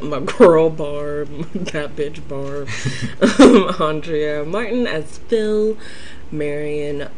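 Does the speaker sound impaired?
No.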